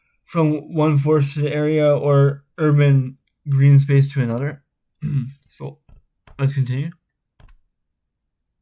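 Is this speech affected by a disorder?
Yes: spastic cerebral palsy.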